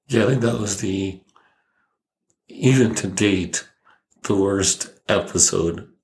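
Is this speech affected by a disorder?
Yes: ALS; ALS onset age 37, right hand finger weakness, palm wasting, lost right hand use, smile, facial expressions; about two years since diagnosis, feeding tube for swallowing muscle atrophy, monthly spinal tap clinical trial medication; voice changed, dried saliva in throat from rare swallowing makes speech less clear, cannot swallow most foods.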